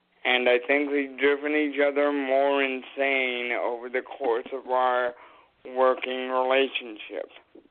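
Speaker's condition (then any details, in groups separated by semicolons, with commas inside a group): Cerebral palsy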